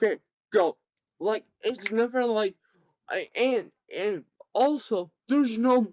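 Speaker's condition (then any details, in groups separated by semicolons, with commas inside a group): Cerebral palsy, severe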